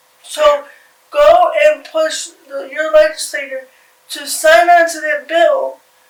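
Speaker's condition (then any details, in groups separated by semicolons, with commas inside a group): Cerebral palsy; from birth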